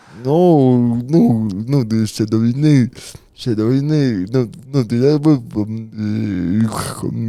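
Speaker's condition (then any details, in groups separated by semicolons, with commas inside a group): Cerebral palsy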